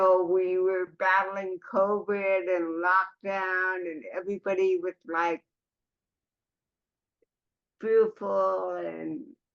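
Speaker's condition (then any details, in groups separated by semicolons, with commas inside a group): Cerebral palsy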